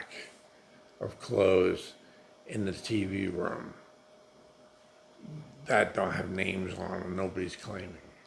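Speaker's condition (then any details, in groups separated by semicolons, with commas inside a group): Multiple sclerosis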